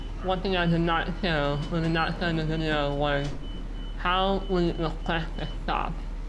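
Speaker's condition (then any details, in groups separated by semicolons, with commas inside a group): Muscular dystrophy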